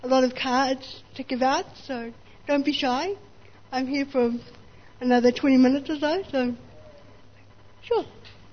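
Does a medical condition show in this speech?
Yes: spastic cerebral palsy; born 24 weeks premature, not from lack of oxygen, multiple corrective procedures, mixed success; muscular tiredness and weakness, fluctuating fatigue, subtle learning deficits.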